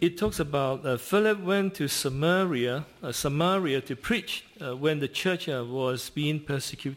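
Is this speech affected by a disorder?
No.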